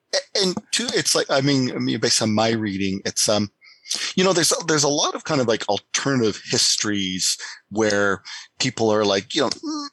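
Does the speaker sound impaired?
No.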